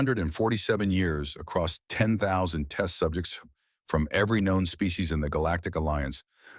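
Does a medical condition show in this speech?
No.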